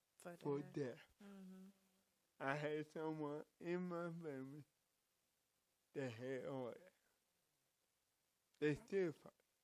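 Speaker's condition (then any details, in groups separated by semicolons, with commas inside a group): Cerebral palsy; from birth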